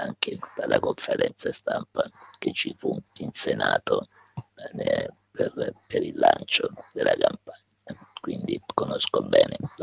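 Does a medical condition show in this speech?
Yes: laryngectomy; head and neck tumour.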